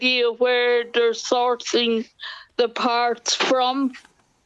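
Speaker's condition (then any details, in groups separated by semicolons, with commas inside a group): Cerebral palsy; cerebral palsy from birth, quadriplegia, legs fixed by surgery so don't bend, dependent on two carers and hoist; confined to bed, special hoist awaiting part or replacement from HSE, head OT exploring other options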